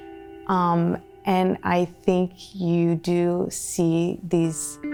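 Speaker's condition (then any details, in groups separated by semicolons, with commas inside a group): No condition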